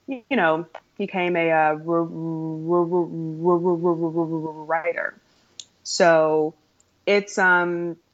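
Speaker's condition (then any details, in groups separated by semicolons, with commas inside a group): Stuttering; formerly hid stuttering by switching words, deep breaths, fillers like ums and ahs, avoided talking; repeated sounds, prolonged sounds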